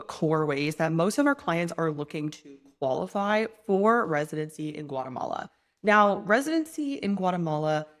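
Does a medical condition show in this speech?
No.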